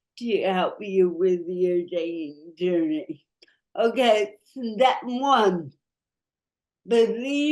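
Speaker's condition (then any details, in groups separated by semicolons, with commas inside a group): Cerebral palsy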